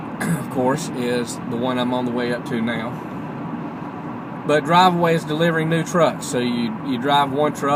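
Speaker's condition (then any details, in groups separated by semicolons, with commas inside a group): No condition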